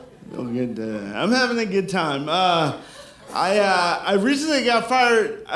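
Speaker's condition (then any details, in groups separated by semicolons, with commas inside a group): Cerebral palsy; sounds drunk, constant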